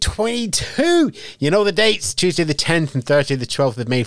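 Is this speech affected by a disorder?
No.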